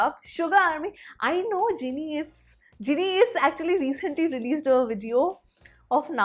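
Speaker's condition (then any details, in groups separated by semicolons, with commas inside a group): No condition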